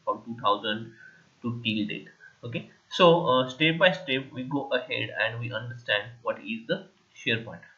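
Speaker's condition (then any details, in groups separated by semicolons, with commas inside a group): No condition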